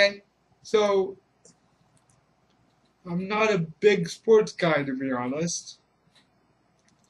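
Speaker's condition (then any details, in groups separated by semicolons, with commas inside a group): Cerebral palsy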